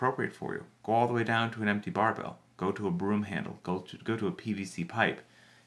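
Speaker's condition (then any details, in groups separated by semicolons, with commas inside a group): No condition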